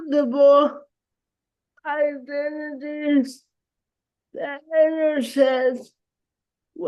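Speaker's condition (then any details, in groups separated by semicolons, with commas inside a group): Cerebral palsy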